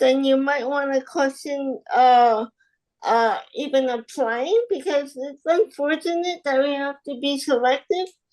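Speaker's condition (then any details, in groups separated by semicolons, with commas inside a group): Spastic quadriplegic cerebral palsy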